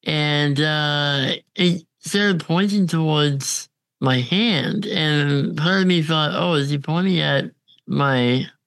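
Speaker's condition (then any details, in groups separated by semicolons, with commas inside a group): Congenital muscular dystrophy; diagnosed at 6 months, chronically physically disabled; on a ventilator, goes downtown on own, more independent than ever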